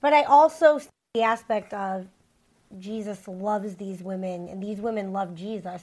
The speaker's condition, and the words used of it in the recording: None; typical speech.